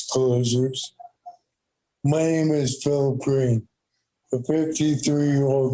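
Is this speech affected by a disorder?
Yes: ALS; about five years since diagnosis, stem cell trial, FVC 37%; after treatment FVC 45%, speech unaffected by breathlessness.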